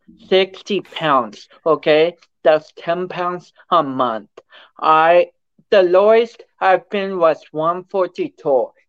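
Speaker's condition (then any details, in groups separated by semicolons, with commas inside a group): Cerebral palsy; affects speech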